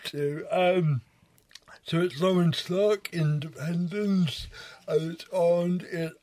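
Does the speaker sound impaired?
Yes: cerebral palsy; wheelchair user, involuntary movement, problems with arms; finds some words hard to say, difficulty with ch sound.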